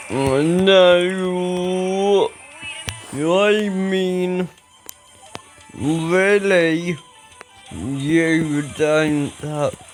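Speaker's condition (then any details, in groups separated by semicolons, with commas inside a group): Ataxia; speech recently worse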